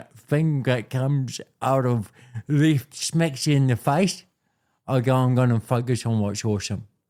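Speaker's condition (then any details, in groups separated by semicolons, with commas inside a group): Cerebral palsy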